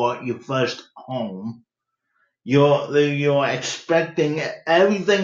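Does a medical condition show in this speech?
Yes: cerebral palsy.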